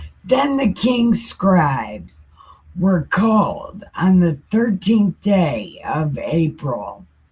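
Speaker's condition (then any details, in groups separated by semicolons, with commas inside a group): Brain injury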